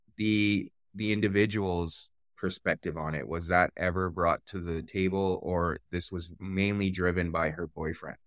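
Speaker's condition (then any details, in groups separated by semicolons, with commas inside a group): No condition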